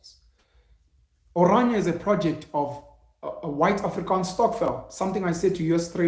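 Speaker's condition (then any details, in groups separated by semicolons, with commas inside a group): No condition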